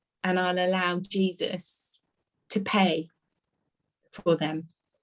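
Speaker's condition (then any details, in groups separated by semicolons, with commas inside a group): No condition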